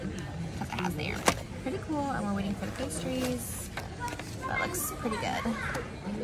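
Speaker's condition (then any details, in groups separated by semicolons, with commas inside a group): No condition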